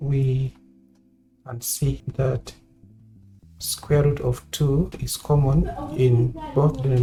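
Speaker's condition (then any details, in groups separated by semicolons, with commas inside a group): No condition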